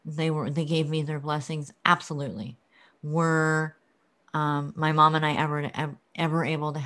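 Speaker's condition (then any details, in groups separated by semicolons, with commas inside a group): Cleft lip and palate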